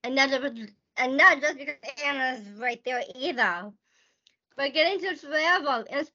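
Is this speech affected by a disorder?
Yes: Down syndrome.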